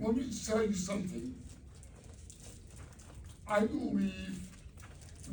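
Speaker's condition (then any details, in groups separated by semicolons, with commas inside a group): Cerebral palsy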